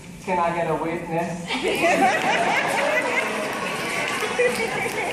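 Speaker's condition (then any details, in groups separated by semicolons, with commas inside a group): No condition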